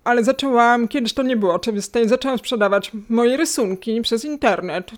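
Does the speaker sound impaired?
Yes: hearing loss, cochlear implant, acquired; lost hearing in adolescence, cochlear implant at age 16, electrodes behind ear, external part, Apple-linked latest model; cannot localize sound direction, must keep refreshing language, iPhone streams directly to implant; two years of rehabilitation to decode words, relearned listening to English, once unable to converse in English.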